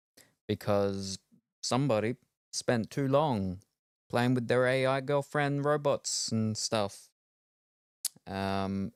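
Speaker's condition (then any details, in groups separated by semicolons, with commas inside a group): No condition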